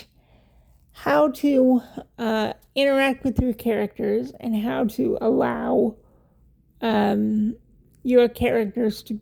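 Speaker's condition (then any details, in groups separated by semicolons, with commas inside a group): Cerebral palsy; wheelchair user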